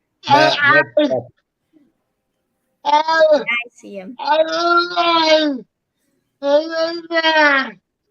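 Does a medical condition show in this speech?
Yes: cerebral palsy.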